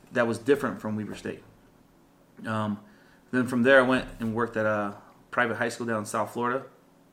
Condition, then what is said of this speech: No condition.